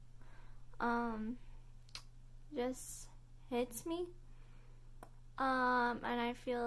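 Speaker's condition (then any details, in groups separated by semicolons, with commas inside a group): Cerebral palsy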